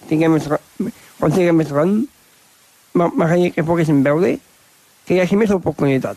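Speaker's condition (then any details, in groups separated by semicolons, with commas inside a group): Down syndrome; different learning pace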